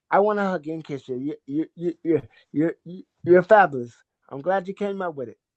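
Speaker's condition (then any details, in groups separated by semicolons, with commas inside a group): Cerebral palsy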